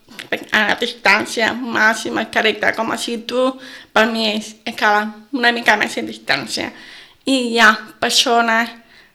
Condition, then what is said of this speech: Deafness. Abans de parlar avui, vull dir-vos que soc sorda i soc conscient que tinc una entonació diferent que vosaltres i potser algú no m'entendrà bé.